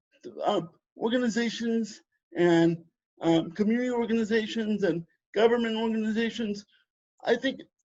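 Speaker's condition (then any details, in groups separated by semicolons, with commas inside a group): Cerebral palsy; spastic type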